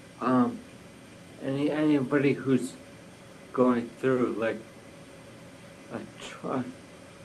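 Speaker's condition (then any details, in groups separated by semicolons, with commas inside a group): Brain injury; limited use of one hand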